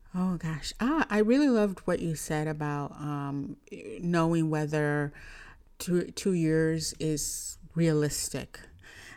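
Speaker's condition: No condition

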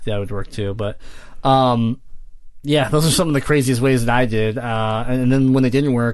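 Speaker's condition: Cleft palate; congenital

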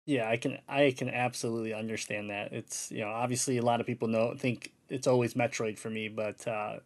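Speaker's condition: Cleft palate; congenital cleft palate

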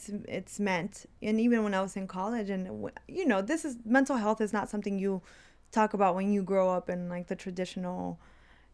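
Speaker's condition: No condition

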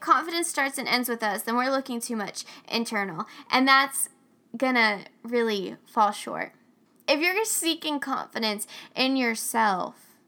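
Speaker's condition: No condition

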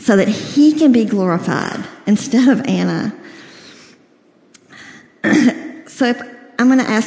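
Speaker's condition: Cleft lip and palate, severe

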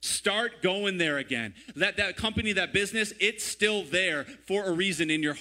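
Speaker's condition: No condition

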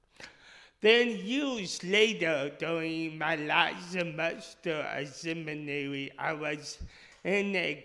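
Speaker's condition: Speech impediment; initially misdiagnosed

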